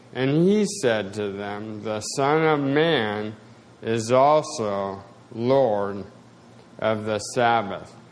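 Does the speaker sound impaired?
Yes: spasticity, mild.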